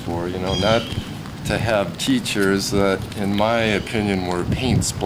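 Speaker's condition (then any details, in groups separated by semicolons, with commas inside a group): No condition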